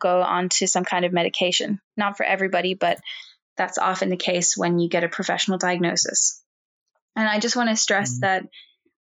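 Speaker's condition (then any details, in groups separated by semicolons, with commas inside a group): No condition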